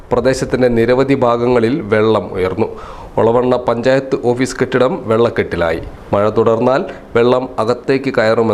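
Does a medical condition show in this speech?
No.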